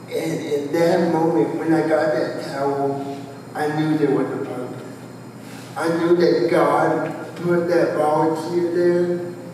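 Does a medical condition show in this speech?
Yes: cerebral palsy, spastic quadriplegia.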